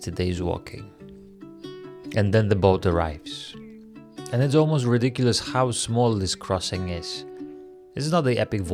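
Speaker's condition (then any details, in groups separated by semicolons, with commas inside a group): No condition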